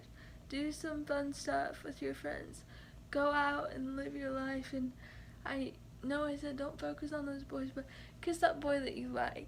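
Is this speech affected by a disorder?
Yes: cerebral palsy.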